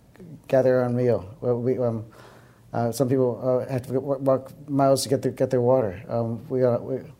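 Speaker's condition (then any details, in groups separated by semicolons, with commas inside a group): Parkinson's disease; long-standing, wife Angela as care partner; on medication, mornings hard when medication not working, struggles getting out of bed, opening bottles; frequent word and phrase repetitions, many fillers, restarted phrases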